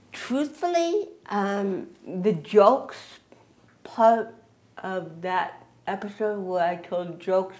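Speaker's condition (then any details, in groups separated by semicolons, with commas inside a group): Cerebral palsy; speaking takes extra mental effort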